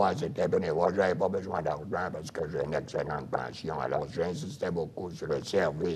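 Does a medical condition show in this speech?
Yes: throat cancer, voice prosthesis; about 10 to 11 years since cancer.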